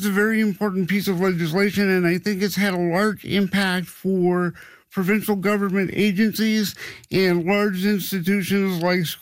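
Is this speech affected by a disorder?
Yes: cerebral palsy.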